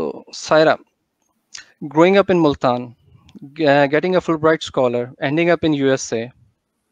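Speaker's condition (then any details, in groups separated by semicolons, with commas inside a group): No condition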